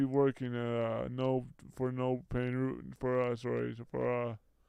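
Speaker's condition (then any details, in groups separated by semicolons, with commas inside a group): Brain injury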